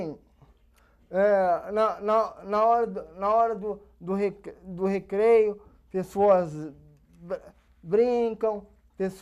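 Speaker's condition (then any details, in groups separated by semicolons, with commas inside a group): Cerebral palsy; age 27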